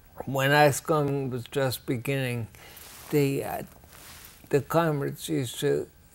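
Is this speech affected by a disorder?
Yes: ataxia; rare, progressive; diagnosed mid-twenties, about 18 years, near wheelchair need.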